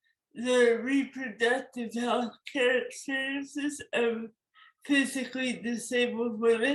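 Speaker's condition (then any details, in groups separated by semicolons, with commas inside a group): Cerebral palsy; forceps birth injury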